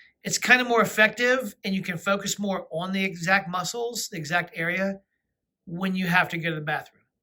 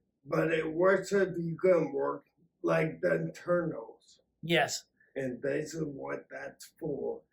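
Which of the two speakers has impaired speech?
The second: acquired ataxia.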